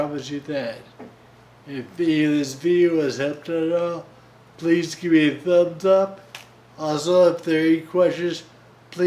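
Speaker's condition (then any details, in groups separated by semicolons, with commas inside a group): Friedreich's ataxia; inherited, affects nerves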